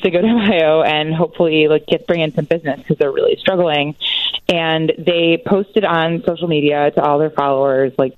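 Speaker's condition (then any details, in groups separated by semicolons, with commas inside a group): No condition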